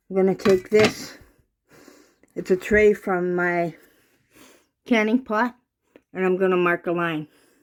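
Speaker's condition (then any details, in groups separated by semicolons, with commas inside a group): Cerebral palsy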